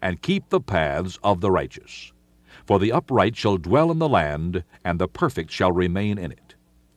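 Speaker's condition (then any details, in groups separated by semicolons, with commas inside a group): No condition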